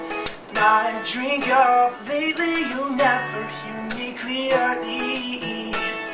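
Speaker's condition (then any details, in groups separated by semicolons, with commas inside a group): No condition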